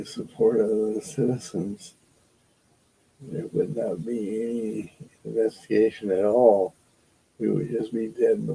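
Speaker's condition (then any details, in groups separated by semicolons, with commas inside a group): Parkinson's disease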